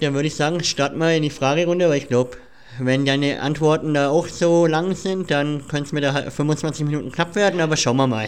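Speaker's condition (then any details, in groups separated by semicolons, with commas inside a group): Cleft palate; cleft palate present since childhood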